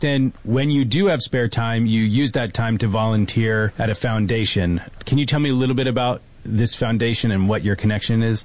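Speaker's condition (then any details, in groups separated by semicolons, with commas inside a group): No condition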